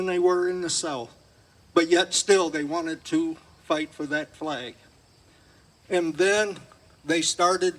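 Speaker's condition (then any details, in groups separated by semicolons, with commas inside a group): No condition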